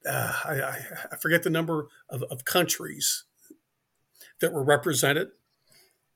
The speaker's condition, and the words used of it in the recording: Stuttering. I wish I didn't stutter. I wish I didn't block.